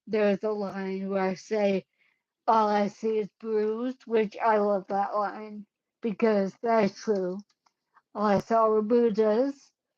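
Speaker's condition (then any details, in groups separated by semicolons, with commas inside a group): Cerebellar ataxia; caused by brain bleed, unsteady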